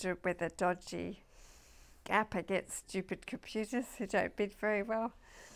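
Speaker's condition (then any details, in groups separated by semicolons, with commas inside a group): MND (ALS)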